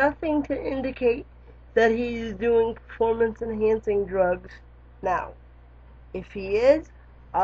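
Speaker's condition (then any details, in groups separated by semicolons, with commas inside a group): Cerebral palsy; lifelong, wheelchair user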